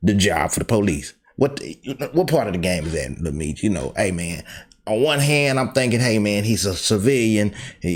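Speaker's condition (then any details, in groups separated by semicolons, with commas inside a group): No condition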